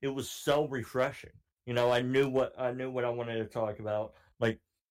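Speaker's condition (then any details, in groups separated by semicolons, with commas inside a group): Cleft palate; cleft palate since childhood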